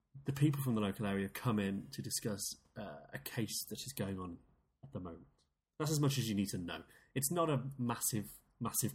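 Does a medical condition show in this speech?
No.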